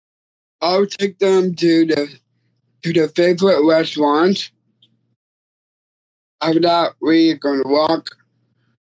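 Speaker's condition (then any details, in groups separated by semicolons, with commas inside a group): Down syndrome; a little hard to understand at first, voice sounds different from other artists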